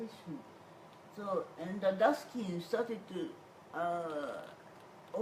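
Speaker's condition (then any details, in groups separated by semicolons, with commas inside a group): Cerebral palsy; whole body affected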